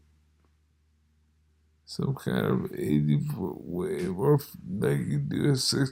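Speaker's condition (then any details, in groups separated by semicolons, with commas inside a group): Multiple sclerosis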